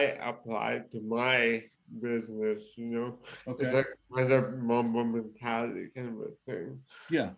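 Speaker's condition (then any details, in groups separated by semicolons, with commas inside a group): Cerebral palsy; present from birth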